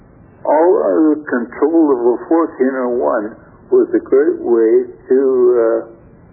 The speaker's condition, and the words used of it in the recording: Stroke. The last one affected my throat muscles, and I have a tough time talking.